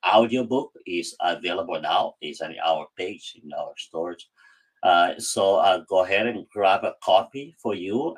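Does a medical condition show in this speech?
Yes: cleft palate; cleft palate since childhood, speech practiced for many hours at home over years; hard to speak growing up, could not say every word even in high school, mocked for speech.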